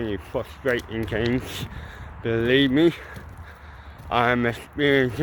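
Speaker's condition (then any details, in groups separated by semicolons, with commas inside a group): Cerebral palsy, ataxic, mild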